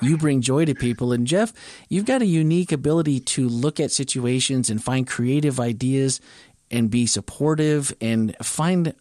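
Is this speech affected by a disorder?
No.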